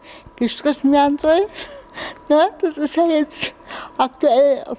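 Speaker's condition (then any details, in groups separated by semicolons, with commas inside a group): Infantile cerebral palsy; spastic infantile cerebral palsy, childhood brain damage since birth, cramping, limitations in all areas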